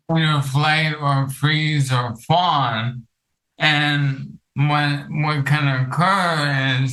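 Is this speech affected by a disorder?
Yes: ALS; hard to talk long, speech unclear.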